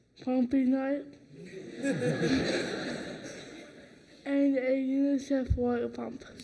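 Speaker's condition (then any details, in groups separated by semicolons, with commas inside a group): Cerebral palsy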